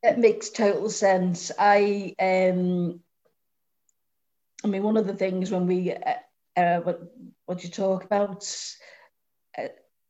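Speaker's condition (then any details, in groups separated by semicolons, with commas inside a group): Stammer; stammer since childhood, speech therapy at age 13 with other boys, covert stuttering earlier in working life; adult, stammers openly, adult speech and language therapy, discloses stutter on phone when nervous; stutter obvious when introducing own name, silences or pauses; repeated sounds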